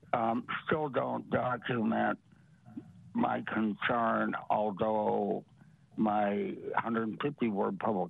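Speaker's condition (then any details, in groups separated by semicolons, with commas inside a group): Parotid gland removal; recurring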